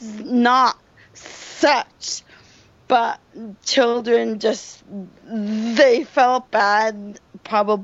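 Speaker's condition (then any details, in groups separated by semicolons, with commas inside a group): Stuttering; developmental stutter since starting to talk, childhood speech therapy with speech pathologist Lisa Avery; stuttering audible during interview, finds stuttering exhausting; stutters more with opposite sex, therapy taught slower blended speech, cannot sustain it in job interviews; blocks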